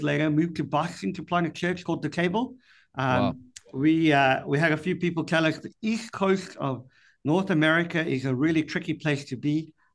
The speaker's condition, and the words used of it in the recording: Cleft palate. My ability to speak and my ability to hear, which are both impaired because of a physical disability